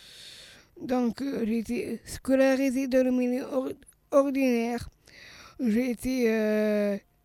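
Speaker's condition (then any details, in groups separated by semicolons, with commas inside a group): Down syndrome (trisomy 21); age 39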